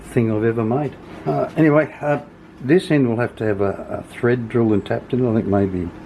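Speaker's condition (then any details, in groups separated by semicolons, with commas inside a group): No condition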